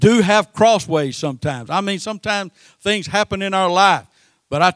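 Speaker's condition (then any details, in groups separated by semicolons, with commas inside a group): No condition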